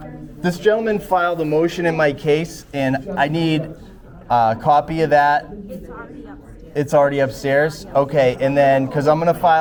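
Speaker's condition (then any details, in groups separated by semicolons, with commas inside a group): No condition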